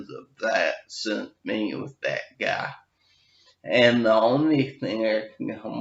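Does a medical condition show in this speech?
Yes: brain injury with dysarthria.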